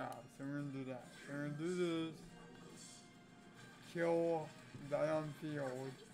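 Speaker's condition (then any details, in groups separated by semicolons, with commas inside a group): Cerebral palsy; affects legs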